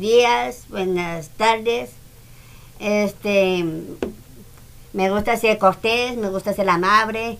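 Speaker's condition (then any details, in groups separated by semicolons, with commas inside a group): Down syndrome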